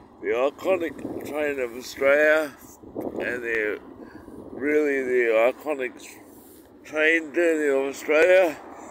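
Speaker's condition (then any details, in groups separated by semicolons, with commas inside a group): Cerebral palsy; uses wheelchair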